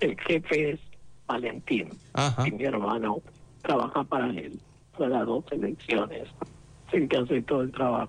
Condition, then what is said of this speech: Laryngectomy. Y lo tenemos, después de un cáncer de laringe, hablando sin sistema de ayuda aquí en el aire de Radio Provincia.